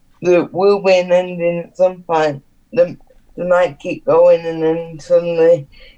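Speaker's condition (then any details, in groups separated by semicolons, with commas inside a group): Cerebral palsy; needs adapted housing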